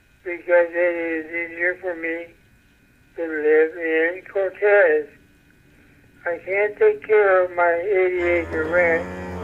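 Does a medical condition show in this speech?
Yes: Parkinson's disease.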